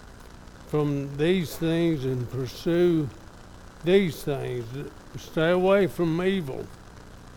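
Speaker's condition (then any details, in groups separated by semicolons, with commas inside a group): ALS; somewhat affected, evident today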